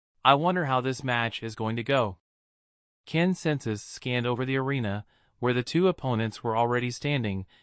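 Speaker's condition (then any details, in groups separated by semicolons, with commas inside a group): No condition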